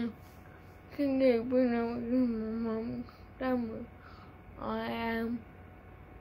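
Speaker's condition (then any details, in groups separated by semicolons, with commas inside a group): Cerebral palsy; from birth, delivery timing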